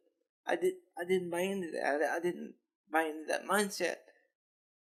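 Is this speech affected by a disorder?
Yes: cerebral palsy; lifelong physical disability.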